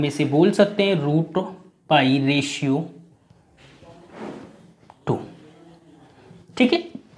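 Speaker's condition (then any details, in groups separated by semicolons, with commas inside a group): No condition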